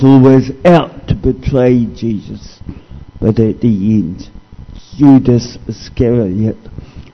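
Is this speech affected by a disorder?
Yes: cerebral palsy; discovered at age 2.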